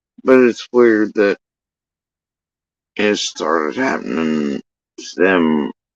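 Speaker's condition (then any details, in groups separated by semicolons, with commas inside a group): Facial paralysis after surgery; tongue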